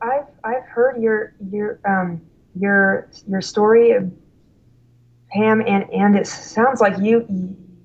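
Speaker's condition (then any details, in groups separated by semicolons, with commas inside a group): Stuttering; severe stuttering at college start, fluency temporarily improved by drinking alcohol, works as school slp; stutters openly, cannot hide it, discloses stuttering to parents, feels in control; noticeable stuttering that cannot be hidden, more fluent when drinking then; repeated words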